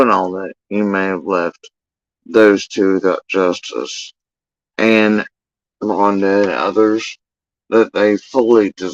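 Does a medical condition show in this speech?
Yes: facial paralysis after surgery; tongue.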